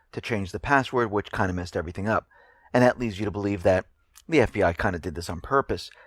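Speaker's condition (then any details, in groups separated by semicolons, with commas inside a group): No condition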